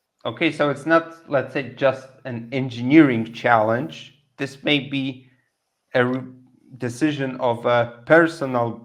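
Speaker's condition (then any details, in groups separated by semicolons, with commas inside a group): No condition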